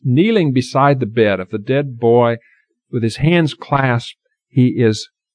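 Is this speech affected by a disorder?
No.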